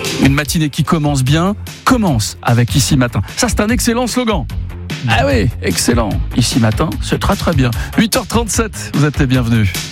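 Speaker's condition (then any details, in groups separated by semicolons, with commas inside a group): No condition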